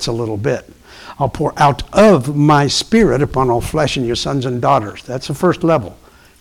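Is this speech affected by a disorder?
No.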